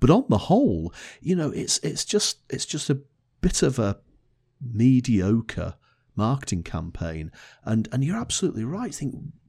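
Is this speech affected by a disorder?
No.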